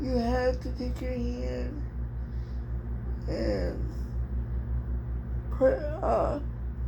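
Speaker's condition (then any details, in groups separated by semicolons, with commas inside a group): Cerebral palsy; from birth, all body parts, dystonia in hands; speech somewhat affected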